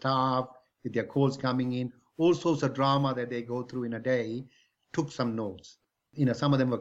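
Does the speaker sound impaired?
No.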